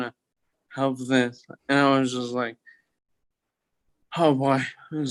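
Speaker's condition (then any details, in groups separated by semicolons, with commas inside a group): Toxic leukoencephalopathy, locked-in syndrome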